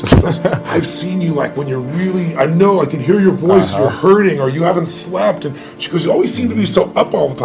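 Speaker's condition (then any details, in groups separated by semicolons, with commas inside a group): No condition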